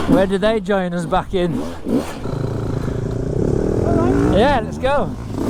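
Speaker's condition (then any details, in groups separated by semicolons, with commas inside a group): No condition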